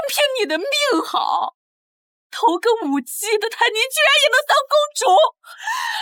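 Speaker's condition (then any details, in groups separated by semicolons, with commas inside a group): No condition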